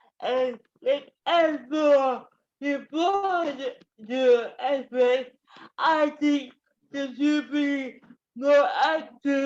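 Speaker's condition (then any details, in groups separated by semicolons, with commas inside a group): Cerebral palsy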